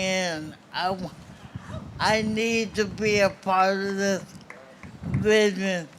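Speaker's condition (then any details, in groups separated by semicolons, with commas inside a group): Cerebral palsy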